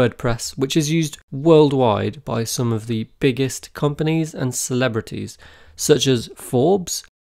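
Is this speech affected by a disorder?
No.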